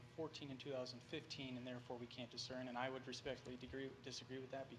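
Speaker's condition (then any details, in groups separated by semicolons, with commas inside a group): No condition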